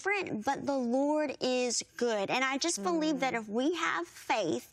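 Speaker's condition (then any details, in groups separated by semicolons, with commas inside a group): Bilateral cleft lip and palate; severe bilateral, congenital, born in Guatemala mountains, unable to nurse as newborn, not expected to survive, hear or speak; speech hard to understand in childhood, needed interpreters, singing voice strong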